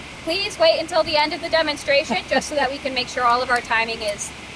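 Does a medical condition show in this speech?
No.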